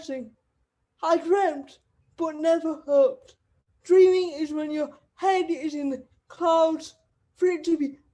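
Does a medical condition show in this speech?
Yes: cerebral palsy; wheelchair user.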